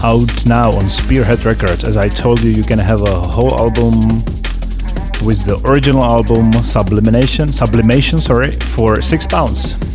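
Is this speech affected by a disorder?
No.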